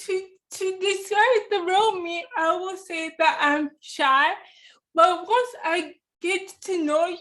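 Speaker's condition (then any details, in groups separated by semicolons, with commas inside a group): Cerebral palsy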